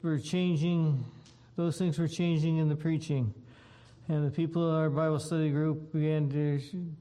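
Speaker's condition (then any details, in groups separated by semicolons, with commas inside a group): Parkinson's disease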